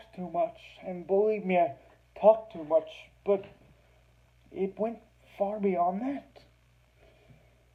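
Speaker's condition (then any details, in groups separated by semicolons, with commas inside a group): Cerebral palsy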